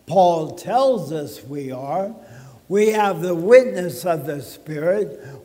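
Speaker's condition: ALS (Lou Gehrig's disease); limited breath

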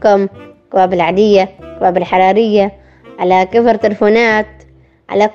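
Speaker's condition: Down syndrome; Down syndrome from birth, born premature, heart stopped at birth, on ventilator as newborn

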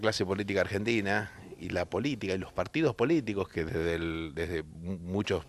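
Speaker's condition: No condition

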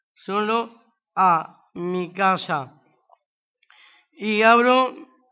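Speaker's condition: Down syndrome; age 20

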